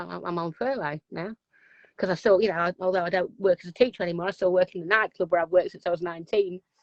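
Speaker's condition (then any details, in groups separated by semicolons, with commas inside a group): No condition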